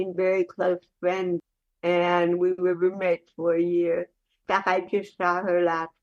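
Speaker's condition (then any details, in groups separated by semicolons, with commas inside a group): Cerebral palsy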